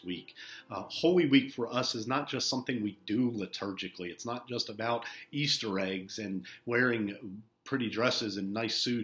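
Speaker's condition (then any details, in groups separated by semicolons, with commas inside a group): No condition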